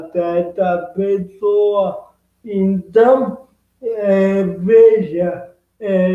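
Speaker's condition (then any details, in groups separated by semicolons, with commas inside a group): Cerebral palsy; present from birth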